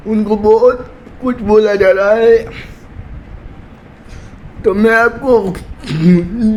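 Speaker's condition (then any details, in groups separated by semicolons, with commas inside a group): Cerebral palsy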